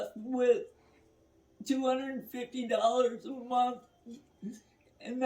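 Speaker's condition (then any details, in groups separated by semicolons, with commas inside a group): Multiple sclerosis; diagnosed at age 21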